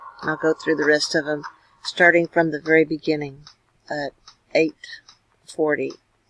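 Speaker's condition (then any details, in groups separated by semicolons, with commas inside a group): No condition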